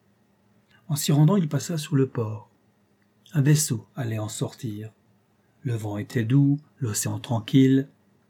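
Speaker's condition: No condition

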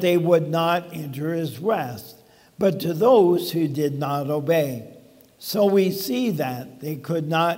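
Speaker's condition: ALS; talking funny

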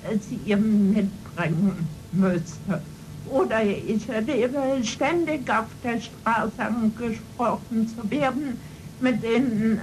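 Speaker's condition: Cerebral palsy; congenital cerebral movement disorder, spasticity and ataxia predominant, brain damage since birth; disability possibly audible in speech

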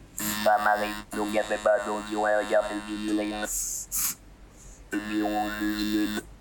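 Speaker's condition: Total pharyngolaryngectomy; neck dissection

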